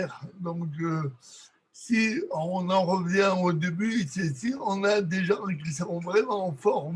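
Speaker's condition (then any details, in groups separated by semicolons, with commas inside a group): Cerebral palsy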